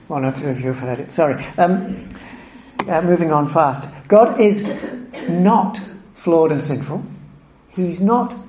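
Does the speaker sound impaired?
No.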